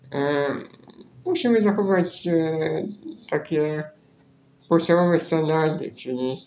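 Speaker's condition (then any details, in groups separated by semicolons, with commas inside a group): Spinal muscular atrophy; right-click via two keys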